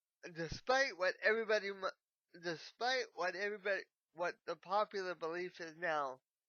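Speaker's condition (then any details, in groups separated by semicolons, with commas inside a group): Cerebral palsy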